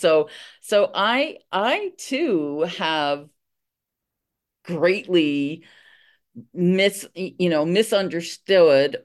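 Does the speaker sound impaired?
Yes: stutter; attends National Stuttering Association conferences; stutters openly, sometimes prefers to just stutter without announcing or explaining it; here repeated words, prolonged sounds, blocks.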